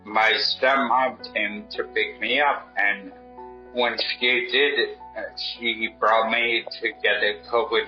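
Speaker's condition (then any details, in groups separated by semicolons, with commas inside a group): Traumatic brain injury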